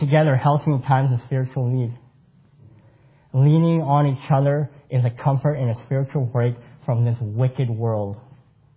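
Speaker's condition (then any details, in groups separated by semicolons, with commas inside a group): Cleft palate; congenital cleft palate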